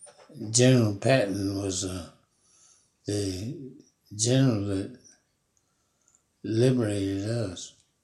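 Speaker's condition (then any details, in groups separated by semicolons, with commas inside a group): Parkinson's disease; never broken a bone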